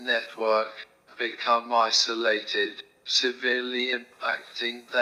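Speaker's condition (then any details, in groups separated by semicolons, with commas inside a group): Motor neurone disease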